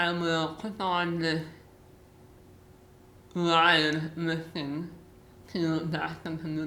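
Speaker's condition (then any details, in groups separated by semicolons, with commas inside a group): Muscular dystrophy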